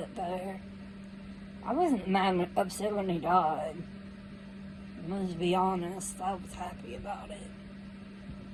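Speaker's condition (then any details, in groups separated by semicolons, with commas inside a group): Cerebral palsy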